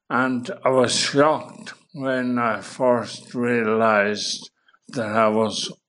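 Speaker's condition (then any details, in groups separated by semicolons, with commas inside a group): Motor neuron disease; speech problem noticed by oncologist during cancer treatment, confirmed by neurology tests; speech fatigue, tongue and vocal cords tire after certain amount of speech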